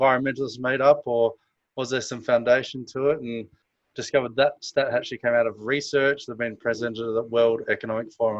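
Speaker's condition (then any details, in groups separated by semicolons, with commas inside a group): No condition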